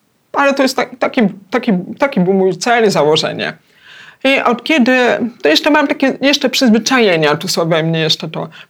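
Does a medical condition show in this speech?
Yes: hard of hearing, cochlear implant.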